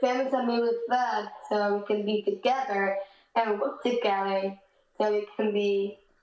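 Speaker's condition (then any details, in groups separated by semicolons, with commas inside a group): Down syndrome; age 14; short answers, mother prompts and completes some answers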